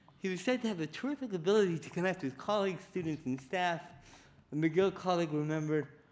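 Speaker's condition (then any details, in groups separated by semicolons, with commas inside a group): Cerebral palsy; diagnosed at age four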